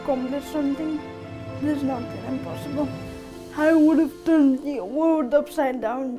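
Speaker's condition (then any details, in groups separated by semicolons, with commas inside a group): Cerebral palsy; adolescent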